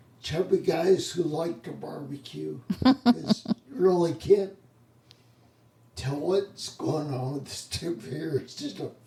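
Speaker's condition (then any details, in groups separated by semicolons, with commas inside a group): Spinocerebellar ataxia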